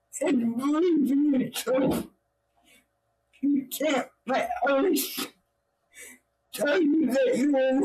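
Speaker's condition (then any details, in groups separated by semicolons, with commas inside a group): Cerebral palsy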